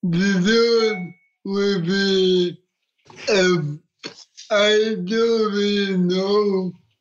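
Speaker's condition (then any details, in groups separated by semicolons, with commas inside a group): Cerebral palsy; adapted wheelchair boxer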